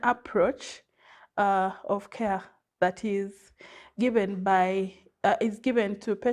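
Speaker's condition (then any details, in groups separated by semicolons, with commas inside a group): No condition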